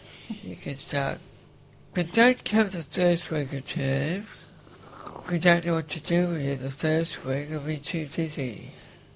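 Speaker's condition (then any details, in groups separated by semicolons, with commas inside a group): Facioscapulohumeral muscular dystrophy, facioscapulohumeral (FSHD); early prognosis life to 14-19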